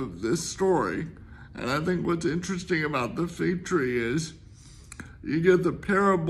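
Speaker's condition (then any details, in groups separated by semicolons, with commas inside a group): Cerebral palsy; speaks slower at times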